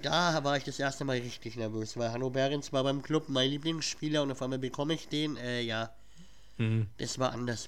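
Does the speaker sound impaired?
Yes: cleft palate; has a cold at recording.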